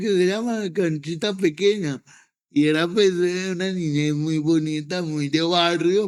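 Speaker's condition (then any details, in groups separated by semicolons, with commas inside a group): Cerebral palsy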